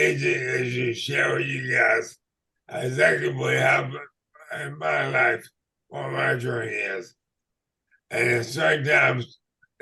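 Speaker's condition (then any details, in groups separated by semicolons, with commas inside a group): ALS/MND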